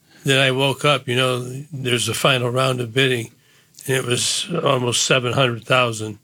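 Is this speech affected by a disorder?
Yes: Parkinson's disease; Parkinson's disease diagnosed about 10 years ago, early posture and neck problems, Diamondbacks neck and shoulder surgeries; once unable to speak on live TV, leading to diagnosis two days later.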